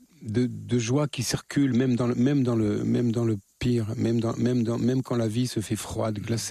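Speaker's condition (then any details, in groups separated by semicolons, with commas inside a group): No condition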